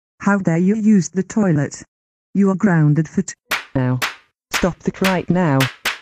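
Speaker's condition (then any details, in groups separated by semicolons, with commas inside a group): No condition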